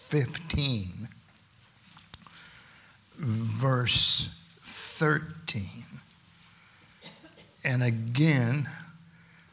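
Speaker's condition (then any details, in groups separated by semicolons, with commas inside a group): Stuttering; stuttering during sermon, deliberately slow speech; speaks slowly by necessity, stuttering can stop speech, takes slow breath, slightly changes voice; prolonged sounds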